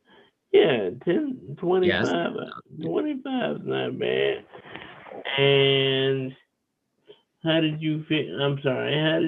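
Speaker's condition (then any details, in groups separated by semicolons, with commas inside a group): Cerebral palsy; wheelchair user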